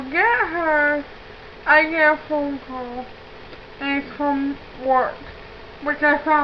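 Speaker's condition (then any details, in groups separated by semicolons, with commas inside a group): Cerebral palsy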